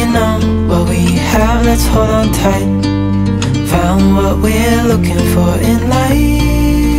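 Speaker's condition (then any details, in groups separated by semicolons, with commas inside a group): No condition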